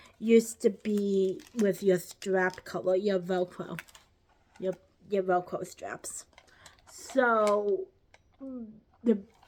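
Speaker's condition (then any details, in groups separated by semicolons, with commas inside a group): Cerebral palsy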